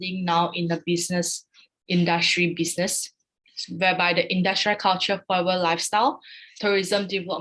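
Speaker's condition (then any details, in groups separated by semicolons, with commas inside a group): No condition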